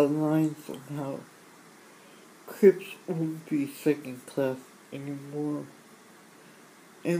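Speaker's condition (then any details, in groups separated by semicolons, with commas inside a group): Athetoid cerebral palsy; speech, wheelchair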